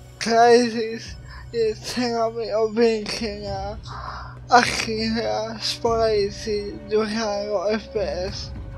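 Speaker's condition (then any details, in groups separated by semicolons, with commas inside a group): Cerebral palsy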